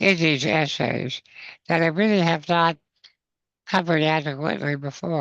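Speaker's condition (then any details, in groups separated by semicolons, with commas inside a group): Spinal muscular atrophy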